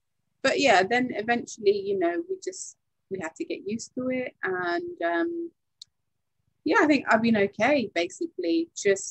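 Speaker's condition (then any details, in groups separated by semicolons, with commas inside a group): No condition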